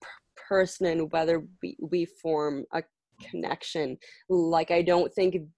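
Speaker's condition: Stuttering; stutter since childhood, mild and controllable in childhood, later worsened, individual speech therapy at 16; current speech therapy with male therapist aiming to regain childhood control, breathing and singer/actor techniques; worse with stress, anxiety and adults, less when whispering, angry, alone; repeated sounds, repeated words

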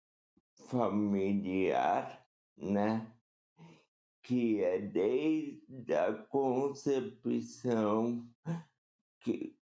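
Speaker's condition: Cerebral palsy; present from birth, uneventful pregnancy, nurse induced a dose during delivery

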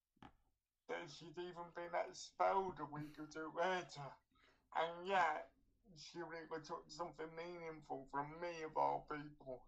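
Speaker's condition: Cerebral palsy; speaks using face muscles, looks in pain, sounds like crying, less clear when excited, projects voice in noise

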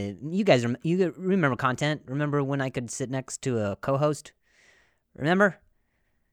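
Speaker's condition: Stutter; high cracky voice in middle school, placed with altos in choir; stutters sometimes, abbreviates words, less stuttering when comfortable, stutters most around uncomfortable family; repeated sounds

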